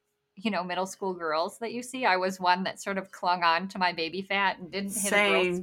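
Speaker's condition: Bilateral cleft lip and palate; congenital

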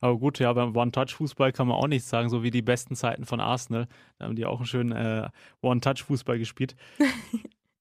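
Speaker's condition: No condition

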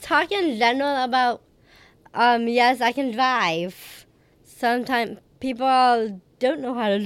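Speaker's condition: Down syndrome; age 31

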